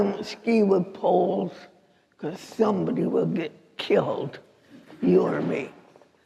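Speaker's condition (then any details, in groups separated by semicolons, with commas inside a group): Cerebral palsy; affects walking and speech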